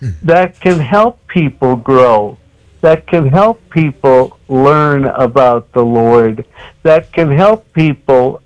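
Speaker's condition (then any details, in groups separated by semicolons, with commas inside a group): Cerebral palsy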